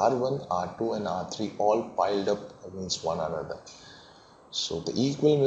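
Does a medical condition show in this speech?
No.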